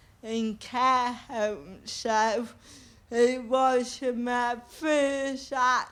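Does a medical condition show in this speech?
Yes: cerebral palsy.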